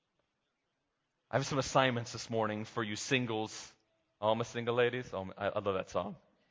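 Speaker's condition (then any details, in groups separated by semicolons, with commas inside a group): No condition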